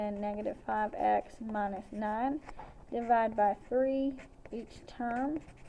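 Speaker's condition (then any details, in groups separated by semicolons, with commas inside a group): No condition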